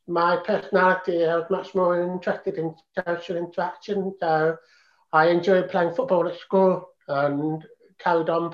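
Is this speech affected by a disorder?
Yes: profound deafness; congenital, diagnosed at 2.5 years, no language before diagnosis, cochlear implant about 9 years ago; hears speech sounds better with implant, combines lip reading and listening, needs video, not phone; learned to speak via speech trainer, mimicking mother's sounds, hours daily, uses sign language socially.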